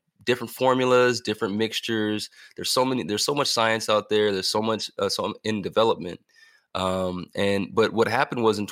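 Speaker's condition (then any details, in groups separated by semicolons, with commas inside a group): No condition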